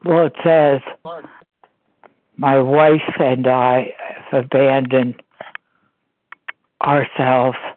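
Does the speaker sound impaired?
Yes: Parkinson's disease; wheelchair user, had a stroke; recent medication change, stroke medication at too high a dose, neurologist involved.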